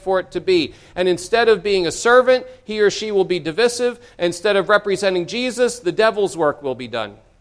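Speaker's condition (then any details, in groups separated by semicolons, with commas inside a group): No condition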